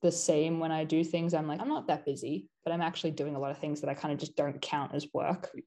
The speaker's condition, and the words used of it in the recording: No condition.